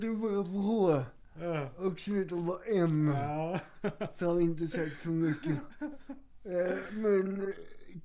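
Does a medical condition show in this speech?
Yes: cerebral palsy; has two wheelchairs.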